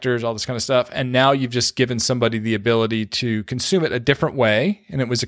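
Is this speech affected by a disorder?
No.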